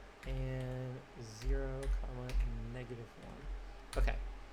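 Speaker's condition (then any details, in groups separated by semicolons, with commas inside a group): No condition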